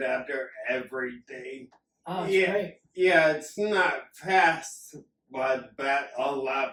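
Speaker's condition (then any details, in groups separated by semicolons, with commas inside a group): Acquired ataxia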